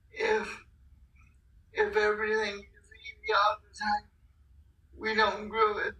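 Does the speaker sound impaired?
Yes: cerebral palsy; paired with able-bodied athletes for races through Ambulance Angels of Oklahoma.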